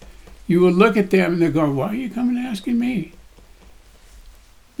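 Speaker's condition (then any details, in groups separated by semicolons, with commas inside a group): Parkinson's disease; voice shakes, body shakes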